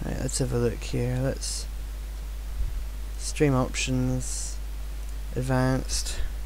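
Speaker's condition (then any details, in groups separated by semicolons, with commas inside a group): No condition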